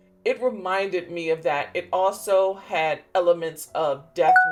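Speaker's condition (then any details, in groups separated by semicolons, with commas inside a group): No condition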